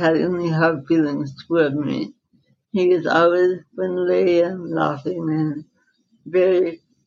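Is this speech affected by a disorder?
Yes: dystonia; encephalitis at 4, secondary dystonia, almost no hand, arm use, left-side brain surgery at 17; slight speech impediment.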